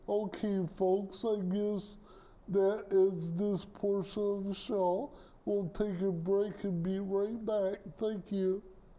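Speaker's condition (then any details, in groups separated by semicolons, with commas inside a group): Cerebral palsy; speech impairment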